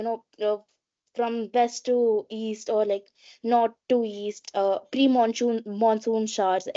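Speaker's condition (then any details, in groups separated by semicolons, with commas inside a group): No condition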